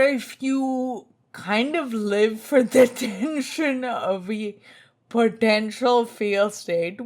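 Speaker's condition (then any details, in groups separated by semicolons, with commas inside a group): Spinocerebellar ataxia type 2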